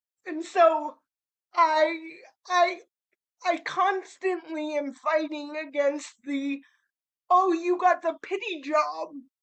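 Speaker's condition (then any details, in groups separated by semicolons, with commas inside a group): Cerebral palsy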